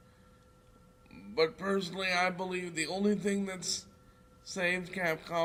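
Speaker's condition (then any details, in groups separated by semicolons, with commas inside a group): Cerebral palsy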